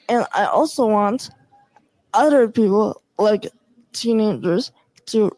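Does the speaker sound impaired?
Yes: cerebral palsy and dystonia; from birth, born 3 months premature, lack of oxygen to cerebellum, with dystonia causing muscle stiffness; high school age.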